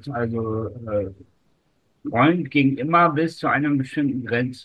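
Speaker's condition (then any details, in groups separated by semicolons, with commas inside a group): Spastic tetraparesis; largely resolved by own account, age 62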